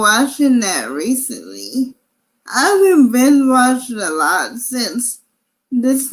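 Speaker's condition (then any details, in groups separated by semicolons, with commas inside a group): Cerebral palsy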